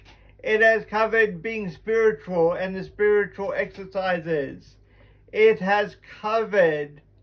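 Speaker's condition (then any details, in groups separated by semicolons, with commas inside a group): Cerebral palsy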